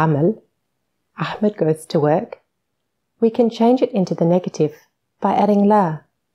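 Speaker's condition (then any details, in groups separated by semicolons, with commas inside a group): No condition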